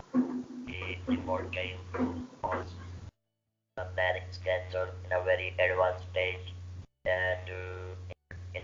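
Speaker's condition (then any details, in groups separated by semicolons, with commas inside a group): Laryngeal cancer surgery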